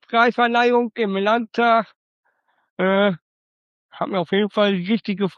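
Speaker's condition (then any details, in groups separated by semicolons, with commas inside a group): Down syndrome (trisomy 21); age 26, some limitations mentioned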